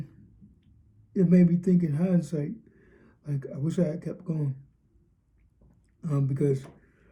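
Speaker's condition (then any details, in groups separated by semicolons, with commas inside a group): Cerebral palsy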